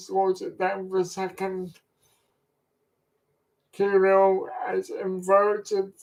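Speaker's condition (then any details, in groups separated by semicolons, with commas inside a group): Cerebral palsy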